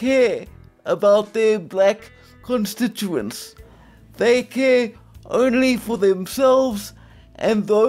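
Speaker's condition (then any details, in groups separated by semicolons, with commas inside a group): Quadriplegic cerebral palsy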